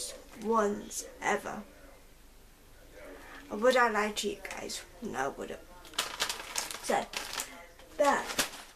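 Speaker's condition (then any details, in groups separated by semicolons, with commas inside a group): Cerebral palsy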